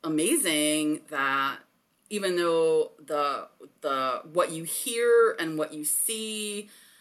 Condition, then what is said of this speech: Stuttering. Like, for me, stuttering has always been about avoidance.